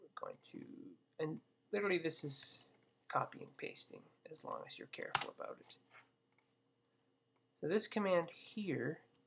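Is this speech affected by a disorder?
No.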